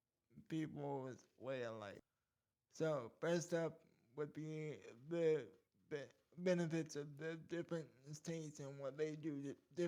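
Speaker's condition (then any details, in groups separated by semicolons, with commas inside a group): Cerebral palsy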